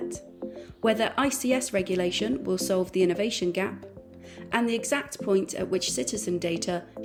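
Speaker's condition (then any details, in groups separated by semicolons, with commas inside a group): No condition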